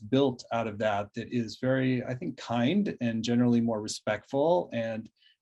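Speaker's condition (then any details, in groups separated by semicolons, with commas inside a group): No condition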